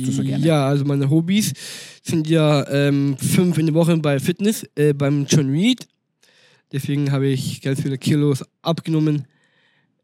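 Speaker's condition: Down syndrome; speaks German and fluent English, had tutoring to practise speaking German

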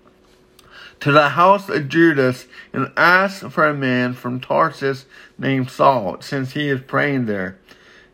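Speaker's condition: Cerebral palsy

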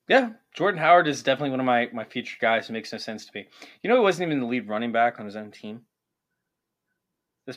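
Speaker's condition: No condition

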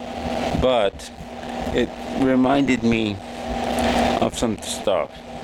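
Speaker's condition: Cerebral palsy

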